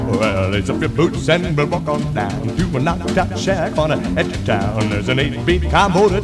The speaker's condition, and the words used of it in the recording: No condition.